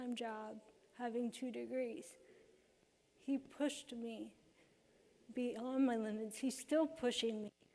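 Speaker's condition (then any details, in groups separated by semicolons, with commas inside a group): Cerebral palsy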